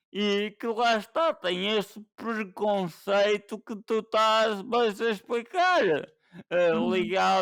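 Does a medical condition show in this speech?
Yes: cerebral palsy.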